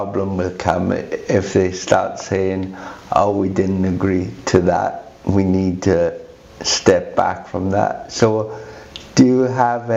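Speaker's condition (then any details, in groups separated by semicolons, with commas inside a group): Cerebral palsy; quadriplegic form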